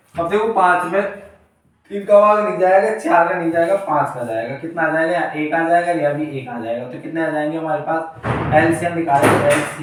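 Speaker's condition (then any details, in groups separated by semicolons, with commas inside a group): No condition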